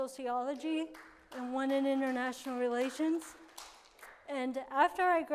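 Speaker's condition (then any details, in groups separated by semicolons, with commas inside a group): Cerebral palsy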